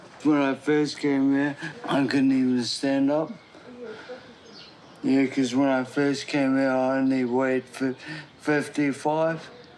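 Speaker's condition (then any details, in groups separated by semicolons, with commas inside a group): Traumatic brain injury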